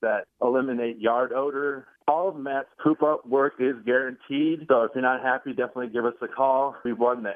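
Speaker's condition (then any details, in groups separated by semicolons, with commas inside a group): No condition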